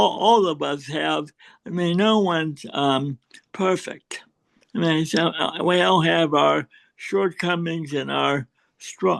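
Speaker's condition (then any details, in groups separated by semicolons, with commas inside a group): Cerebral palsy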